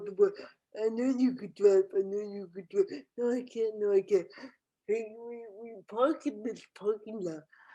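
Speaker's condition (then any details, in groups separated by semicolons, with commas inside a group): Cerebral palsy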